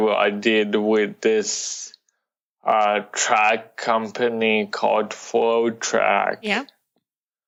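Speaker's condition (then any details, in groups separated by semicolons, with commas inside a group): Cerebral palsy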